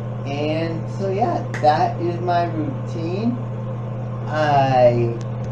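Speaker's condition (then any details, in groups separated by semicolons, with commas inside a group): Cerebral palsy; affects feet and gait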